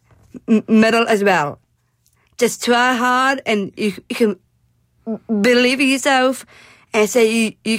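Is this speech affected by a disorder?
Yes: Down syndrome; described as speaking eloquently, speaks publicly on Special Olympics' behalf.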